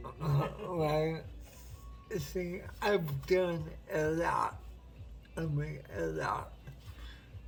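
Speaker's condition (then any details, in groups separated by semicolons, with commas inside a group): Cerebral palsy; uses wheelchair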